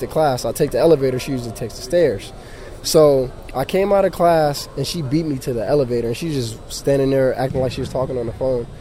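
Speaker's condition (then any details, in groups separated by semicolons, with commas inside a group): No condition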